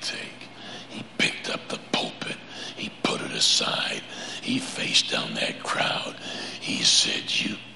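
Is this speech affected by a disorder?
Yes: laryngeal cancer; PET scans.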